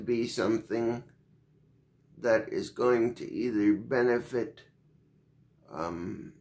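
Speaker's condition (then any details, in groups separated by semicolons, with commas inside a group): Cerebral palsy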